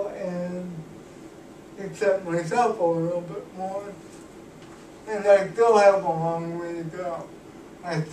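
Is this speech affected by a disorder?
Yes: cerebral palsy; cannot walk, uses wheelchair.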